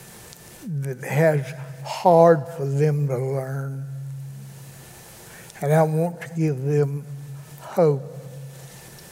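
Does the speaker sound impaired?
Yes: cerebral palsy; present from birth, attended school for handicapped children; still able to speak, gives spoken testimony in church.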